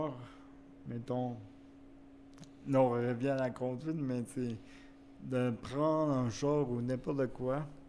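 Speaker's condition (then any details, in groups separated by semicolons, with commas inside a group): Cerebral palsy; wheelchair use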